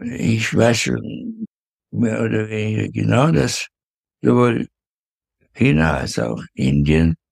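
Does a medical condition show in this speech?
Yes: Parkinson's disease; enormous forgetfulness; forgets words mid-sentence.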